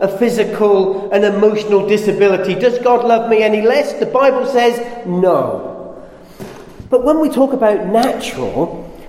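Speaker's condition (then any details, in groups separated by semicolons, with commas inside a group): No condition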